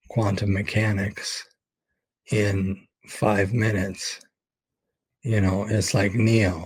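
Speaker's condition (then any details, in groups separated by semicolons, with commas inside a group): ALS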